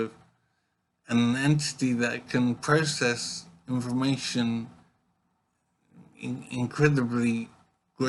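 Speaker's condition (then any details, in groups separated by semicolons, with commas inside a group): Brain injury; severe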